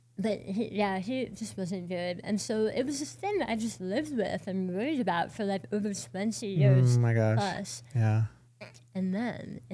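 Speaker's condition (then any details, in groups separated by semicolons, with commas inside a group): Oral cancer, partial glossectomy; 7 years post surgery, recurrence, radiation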